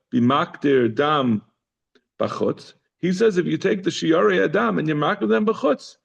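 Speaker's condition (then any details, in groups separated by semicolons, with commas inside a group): No condition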